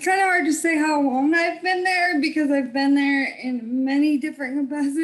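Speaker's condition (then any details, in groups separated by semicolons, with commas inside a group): Cerebral palsy; from birth, wheelchair user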